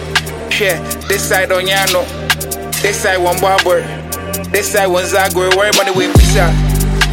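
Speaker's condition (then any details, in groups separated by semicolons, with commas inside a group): No condition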